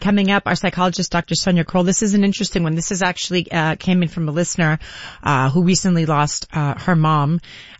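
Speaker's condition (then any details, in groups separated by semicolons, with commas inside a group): No condition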